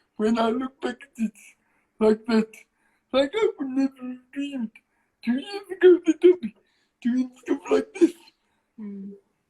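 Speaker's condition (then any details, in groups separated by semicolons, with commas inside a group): Cerebral palsy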